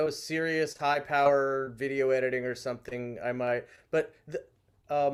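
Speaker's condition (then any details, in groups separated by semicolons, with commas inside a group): No condition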